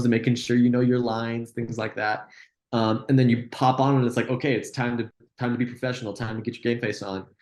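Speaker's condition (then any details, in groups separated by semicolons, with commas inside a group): No condition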